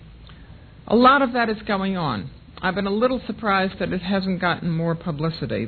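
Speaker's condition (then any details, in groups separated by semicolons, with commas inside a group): No condition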